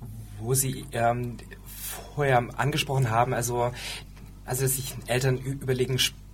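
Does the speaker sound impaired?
Yes: stuttering; plays less of a role in small talk than years ago; stutters more or less depending on day and situation, fluent in familiar routine settings; here repeated words, prolonged sounds.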